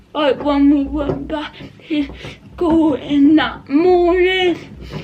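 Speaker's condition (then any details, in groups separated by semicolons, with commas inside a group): Cerebral palsy; speech affected, may be hard to understand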